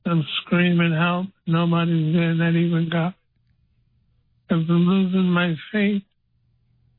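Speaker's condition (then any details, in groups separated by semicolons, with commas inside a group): Parkinson's disease; 12 years since onset, progressively worsening; losing ability to talk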